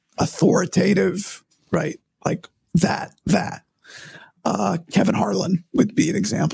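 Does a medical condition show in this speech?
Yes: vocal cord surgery; voice compromised, objectively worse than usual, unsure if voice returns to 100%.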